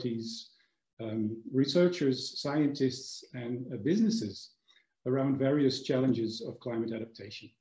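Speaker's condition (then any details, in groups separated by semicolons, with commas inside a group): No condition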